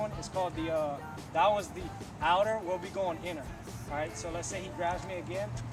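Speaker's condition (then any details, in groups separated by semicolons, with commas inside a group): No condition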